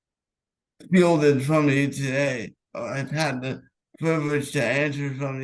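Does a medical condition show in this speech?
Yes: cerebral palsy.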